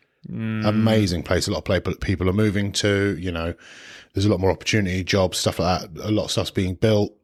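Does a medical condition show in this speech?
No.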